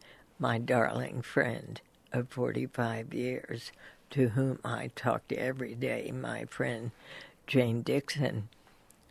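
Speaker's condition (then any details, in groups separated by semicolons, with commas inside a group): Spasmodic dysphonia; voice changed from original voice, speaking physically difficult, requires hard work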